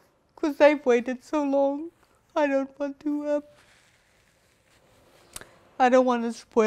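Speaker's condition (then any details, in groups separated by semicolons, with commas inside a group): ALS; wheelchair, very weak diaphragm, breathing machine most of time; impaired breathing, swallowing expected to fail soon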